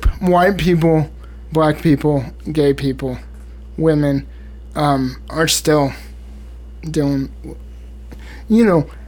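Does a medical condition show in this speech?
Yes: cerebral palsy, spastic.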